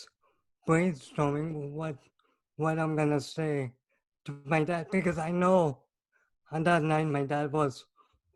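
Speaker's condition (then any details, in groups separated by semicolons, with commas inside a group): Cerebral palsy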